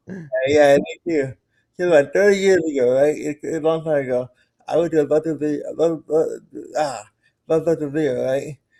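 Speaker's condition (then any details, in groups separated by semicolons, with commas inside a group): Cerebral palsy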